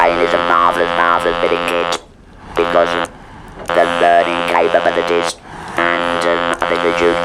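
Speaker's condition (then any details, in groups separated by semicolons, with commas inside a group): Laryngeal cancer with laryngectomy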